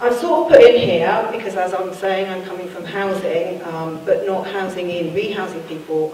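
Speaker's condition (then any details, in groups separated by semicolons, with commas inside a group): No condition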